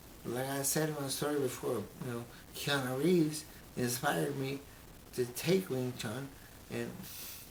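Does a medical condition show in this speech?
Yes: brain injury; memory greatly affected.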